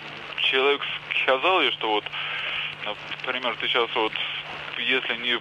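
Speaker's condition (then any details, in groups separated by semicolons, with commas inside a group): Stuttering; stuttering since childhood; on-air suggestion session by Юрий Лонго, caller expects effect to last only an hour, on-air phone anxiety suspected; slight stutter, fluent when repeating set phrases, stutter briefly stopped then returned; prolonged sounds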